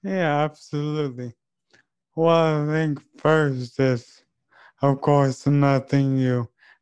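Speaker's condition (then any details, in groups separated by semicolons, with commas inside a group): ALS; 2 years since diagnosis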